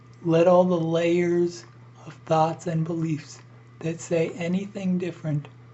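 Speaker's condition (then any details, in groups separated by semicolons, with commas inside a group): ALS; struggles to breathe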